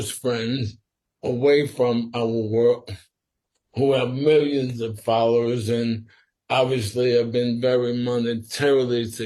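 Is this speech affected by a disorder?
Yes: sporadic ALS.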